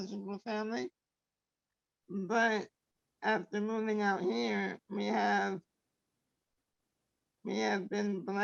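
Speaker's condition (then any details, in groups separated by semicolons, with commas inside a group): Traumatic brain injury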